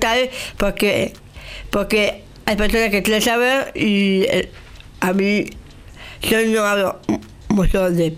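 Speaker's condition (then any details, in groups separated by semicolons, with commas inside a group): Down syndrome; with intellectual disability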